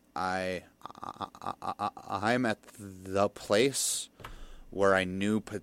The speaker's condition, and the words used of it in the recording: Stuttering. When I feel safe, I don't care if I stutter because I also feel like I can make fun of my, you know, like my speech impediment